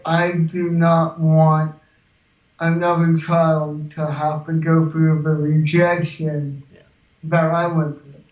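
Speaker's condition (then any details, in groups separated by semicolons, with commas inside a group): Cerebral palsy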